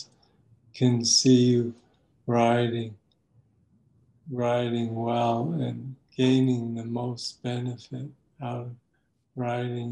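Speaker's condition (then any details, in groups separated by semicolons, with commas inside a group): Parkinson's disease; left foot, loss of control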